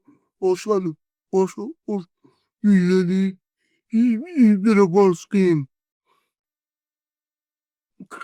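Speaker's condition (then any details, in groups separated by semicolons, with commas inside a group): Cerebral palsy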